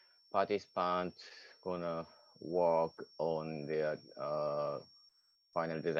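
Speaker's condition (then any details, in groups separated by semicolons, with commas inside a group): No condition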